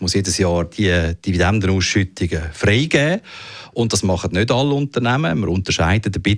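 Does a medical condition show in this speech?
No.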